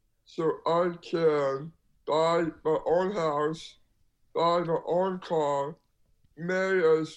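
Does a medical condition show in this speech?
Yes: Down syndrome; congenital.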